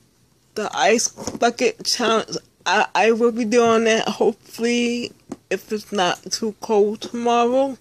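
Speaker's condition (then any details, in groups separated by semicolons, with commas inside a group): Speech impairment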